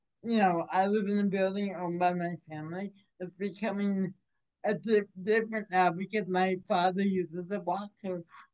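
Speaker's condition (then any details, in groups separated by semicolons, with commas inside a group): Cerebral palsy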